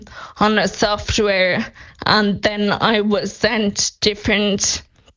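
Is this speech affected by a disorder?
Yes: Friedreich's ataxia; diagnosed at age 12, progressive neurological decline, about 16 years since diagnosis; age 28, losing mobility, neurologically declining monthly, no treatment available; speech deteriorating, voice expected to be lost, voice banked over hours, synthetic voice app on phone.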